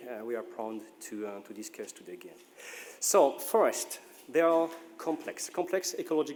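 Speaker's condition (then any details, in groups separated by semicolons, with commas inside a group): No condition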